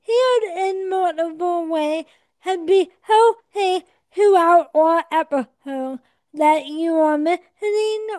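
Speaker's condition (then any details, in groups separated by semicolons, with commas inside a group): Cerebral palsy; adult, 24 years old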